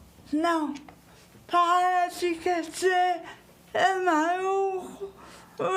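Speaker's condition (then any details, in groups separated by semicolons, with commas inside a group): Cerebral palsy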